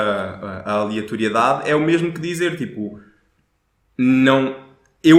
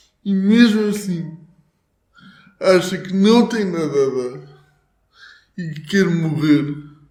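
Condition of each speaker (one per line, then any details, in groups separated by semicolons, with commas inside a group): No condition
Cerebral palsy; motor disability, affects walking and speaking; atypical speech, weekly speech therapy in childhood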